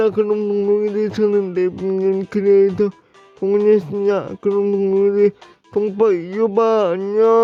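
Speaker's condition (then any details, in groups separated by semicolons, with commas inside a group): Brain lesion disability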